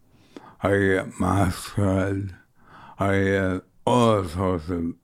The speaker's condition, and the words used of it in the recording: ALS (motor neuron disease). My motor neuron is called Bulba, which is affecting up here, my voice and my swallow at the moment.